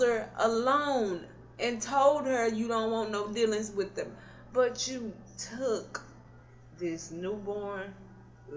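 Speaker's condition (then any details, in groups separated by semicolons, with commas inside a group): Cerebral palsy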